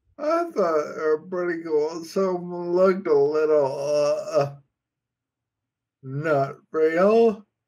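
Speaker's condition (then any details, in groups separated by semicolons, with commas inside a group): Friedreich's ataxia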